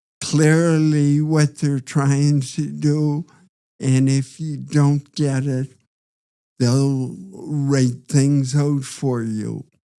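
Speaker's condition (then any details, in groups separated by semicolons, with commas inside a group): Parkinson's disease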